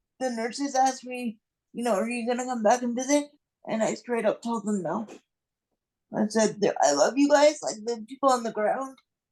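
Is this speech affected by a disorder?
Yes: cerebral palsy.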